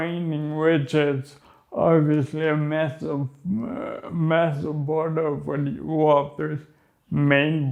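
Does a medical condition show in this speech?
Yes: Friedreich's ataxia; neurodegenerative, affects mobility, balance, coordination.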